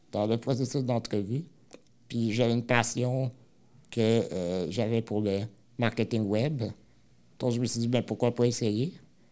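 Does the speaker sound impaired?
Yes: spinal muscular atrophy type 2; muscles do not develop, movement limited to right hand fingers, wheelchair user; works with ventilator, more energy with it.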